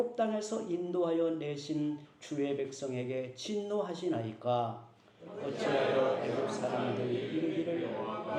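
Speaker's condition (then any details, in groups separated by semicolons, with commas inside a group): No condition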